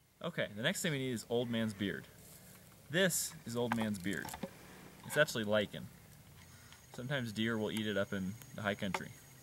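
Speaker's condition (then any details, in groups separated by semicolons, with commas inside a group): No condition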